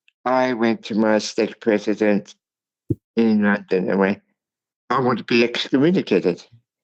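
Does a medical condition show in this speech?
Yes: cerebral palsy; wheelchair since late twenties; attended school for speech impairments.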